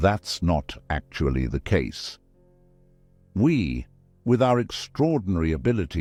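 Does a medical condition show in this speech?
No.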